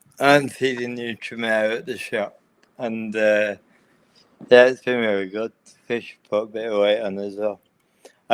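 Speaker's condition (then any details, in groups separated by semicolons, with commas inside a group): Cerebral palsy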